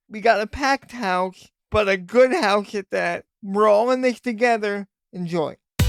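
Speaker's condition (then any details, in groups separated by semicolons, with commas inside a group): Cerebral palsy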